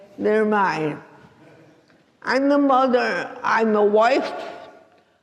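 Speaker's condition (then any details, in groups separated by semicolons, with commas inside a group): Cerebral palsy; affects walking and speech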